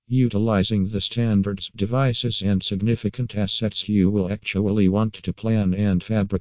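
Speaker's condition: No condition

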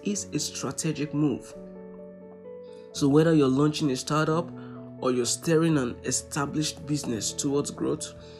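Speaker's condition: No condition

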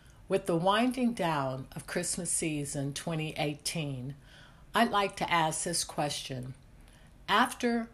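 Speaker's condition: No condition

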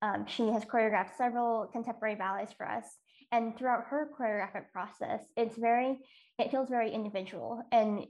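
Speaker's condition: Cleft lip and palate; congenital cleft lip and palate, multiple surgeries on face and mouth

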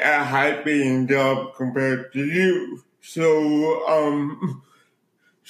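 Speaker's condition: Cerebral palsy

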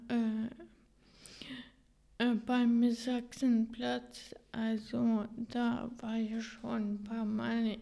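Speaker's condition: Ataxia, severe; hereditary ataxia

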